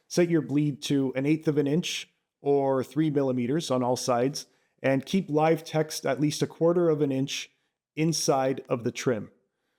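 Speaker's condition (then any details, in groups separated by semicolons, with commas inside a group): No condition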